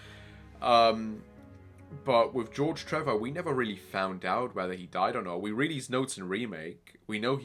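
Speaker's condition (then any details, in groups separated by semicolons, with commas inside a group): No condition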